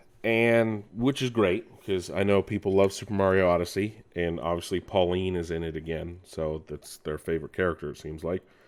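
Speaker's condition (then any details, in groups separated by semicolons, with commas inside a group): No condition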